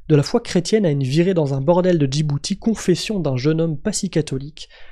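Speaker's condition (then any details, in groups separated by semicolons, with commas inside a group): No condition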